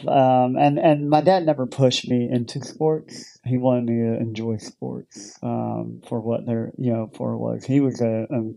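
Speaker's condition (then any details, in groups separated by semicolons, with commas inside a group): Cleft lip and palate; congenital cleft lip and palate, born in Ukraine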